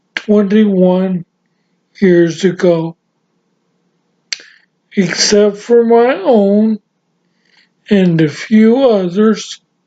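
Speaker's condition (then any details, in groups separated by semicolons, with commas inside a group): Severe traumatic brain injury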